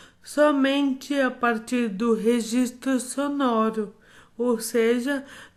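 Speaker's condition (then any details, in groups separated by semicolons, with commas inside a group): Amyotrophic lateral sclerosis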